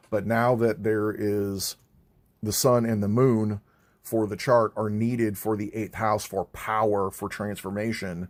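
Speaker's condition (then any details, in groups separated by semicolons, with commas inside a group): No condition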